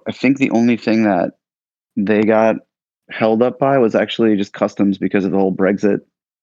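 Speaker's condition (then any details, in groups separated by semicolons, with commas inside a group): No condition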